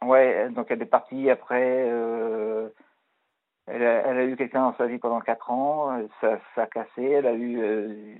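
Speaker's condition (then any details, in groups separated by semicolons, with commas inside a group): Parkinson's disease; arm and leg tremors, worse with stress, Sinemet four times daily, physiotherapy twice weekly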